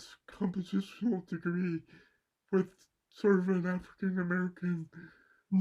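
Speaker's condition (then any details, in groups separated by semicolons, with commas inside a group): Cerebral palsy; mild left side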